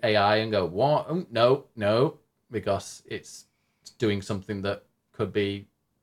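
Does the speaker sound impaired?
No.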